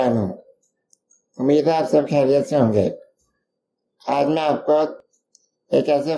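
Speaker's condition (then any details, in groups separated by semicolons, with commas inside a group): Duchenne muscular dystrophy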